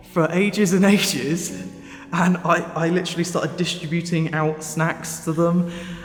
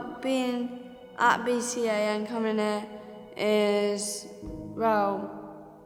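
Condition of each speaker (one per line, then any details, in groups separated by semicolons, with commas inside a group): No condition
Cerebral palsy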